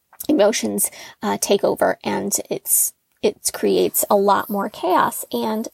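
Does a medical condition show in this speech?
No.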